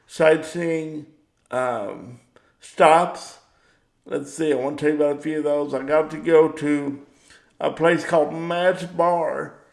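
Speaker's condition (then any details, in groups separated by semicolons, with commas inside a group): Cerebral palsy; power wheelchair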